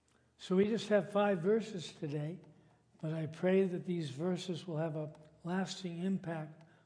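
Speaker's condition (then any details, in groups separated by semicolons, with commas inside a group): No condition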